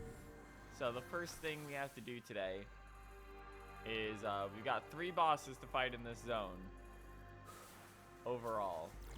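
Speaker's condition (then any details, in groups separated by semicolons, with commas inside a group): No condition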